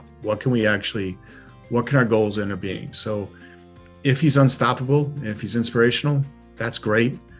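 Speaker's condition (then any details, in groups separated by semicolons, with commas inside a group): No condition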